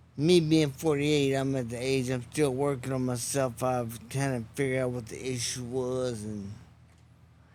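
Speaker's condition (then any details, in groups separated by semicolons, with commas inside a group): Traumatic brain injury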